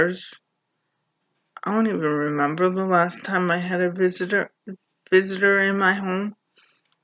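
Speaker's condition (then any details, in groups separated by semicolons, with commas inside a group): Cerebral palsy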